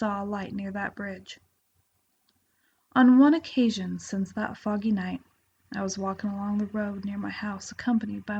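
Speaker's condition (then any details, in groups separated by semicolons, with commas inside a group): No condition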